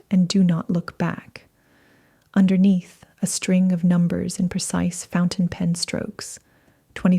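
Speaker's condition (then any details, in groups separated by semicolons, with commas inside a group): No condition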